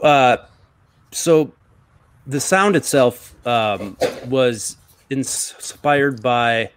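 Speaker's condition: Stuttering; during a corporate job; stutters during this podcast; repeated sounds, repeated words, prolonged sounds

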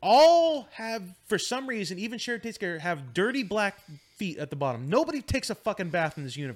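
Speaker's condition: No condition

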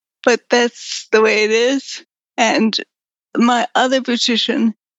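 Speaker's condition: Progressive multiple sclerosis; quadriplegic, walker to scooter to wheelchairs, talking harder as disease progressed

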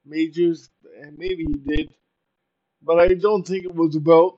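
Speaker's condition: Cerebral palsy; uses power wheelchair

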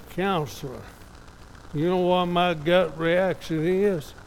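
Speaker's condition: ALS; somewhat affected, evident today

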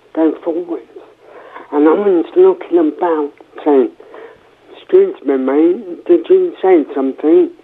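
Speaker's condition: Cerebral palsy, mild

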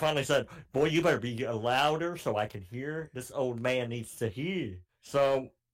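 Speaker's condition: Cleft palate; cleft palate since childhood

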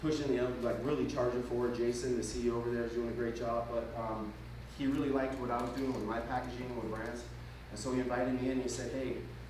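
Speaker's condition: No condition

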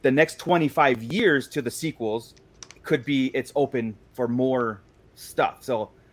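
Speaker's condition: No condition

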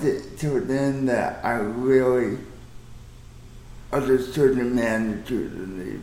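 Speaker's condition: Cerebral palsy

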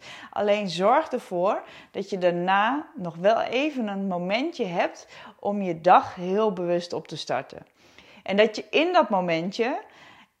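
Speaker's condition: No condition

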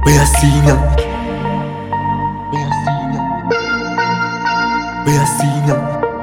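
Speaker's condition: No condition

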